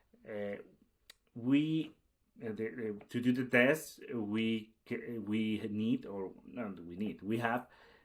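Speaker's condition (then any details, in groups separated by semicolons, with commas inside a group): No condition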